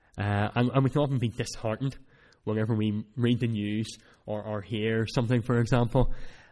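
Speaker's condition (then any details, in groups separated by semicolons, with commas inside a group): Cleft palate; speech not that clear at times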